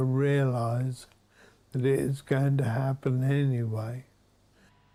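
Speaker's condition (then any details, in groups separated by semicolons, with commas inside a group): Motor neurone disease; uses wheelchair, needs transfer help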